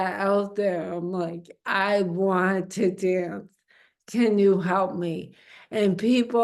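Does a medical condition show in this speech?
Yes: amyotrophic lateral sclerosis.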